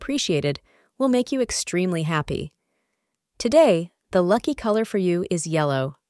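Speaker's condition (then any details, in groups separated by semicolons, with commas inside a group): No condition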